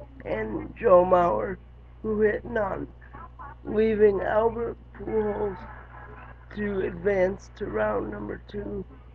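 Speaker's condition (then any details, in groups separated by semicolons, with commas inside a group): Cerebral palsy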